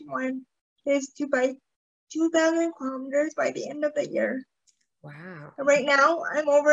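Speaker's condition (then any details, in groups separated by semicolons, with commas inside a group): Cerebral palsy; told would never walk but walks, some movement limitations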